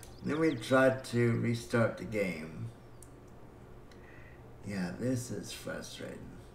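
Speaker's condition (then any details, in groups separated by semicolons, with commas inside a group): Cerebral palsy; breathing fine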